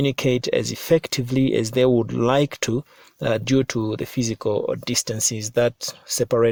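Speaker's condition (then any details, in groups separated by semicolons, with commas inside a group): No condition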